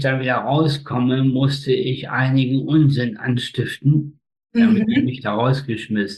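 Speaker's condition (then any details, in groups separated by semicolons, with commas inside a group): Spastic tetraparesis, spastic quadriplegia; slightly hoarse from many speeches, runs half marathons, practises piano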